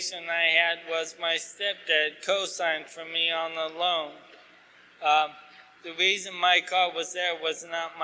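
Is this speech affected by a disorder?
Yes: ALS.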